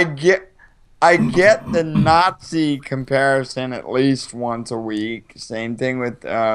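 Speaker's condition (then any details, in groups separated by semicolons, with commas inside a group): Cerebral palsy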